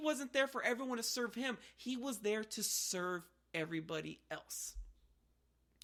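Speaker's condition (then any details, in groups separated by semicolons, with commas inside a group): No condition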